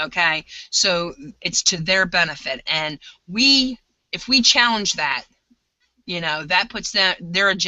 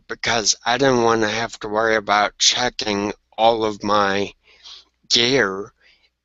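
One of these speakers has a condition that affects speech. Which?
The second: traumatic brain injury; no maintenance medication.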